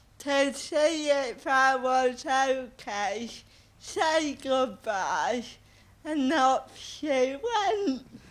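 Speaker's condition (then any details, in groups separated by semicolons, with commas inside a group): Cerebral palsy; birth oxygen deprivation; listeners need a couple minutes to tune in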